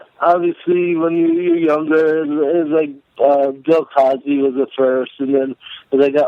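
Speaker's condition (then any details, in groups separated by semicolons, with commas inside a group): Cerebral palsy; may sound drunk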